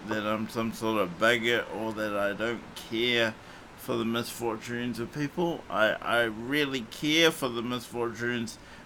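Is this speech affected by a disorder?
Yes: cerebral palsy; surgery at about age five due to cerebral palsy.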